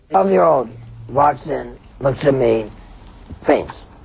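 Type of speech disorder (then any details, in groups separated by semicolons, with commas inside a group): Speech with a voice prosthesis; laryngectomy after throat cancer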